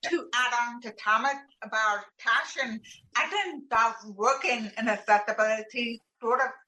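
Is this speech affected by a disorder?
Yes: profound deafness; does not know ASL or sign language; communicates by spoken language.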